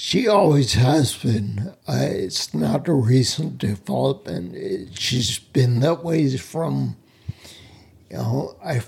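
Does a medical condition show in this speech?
Yes: spinocerebellar ataxia; rare neuromuscular disease, mobility challenged; speech impediment.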